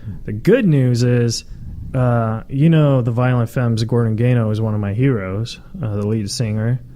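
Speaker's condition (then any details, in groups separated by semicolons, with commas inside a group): No condition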